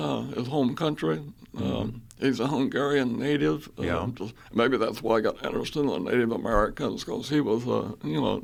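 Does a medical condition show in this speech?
Yes: spasmodic dysphonia; involuntary laryngeal muscle spasms.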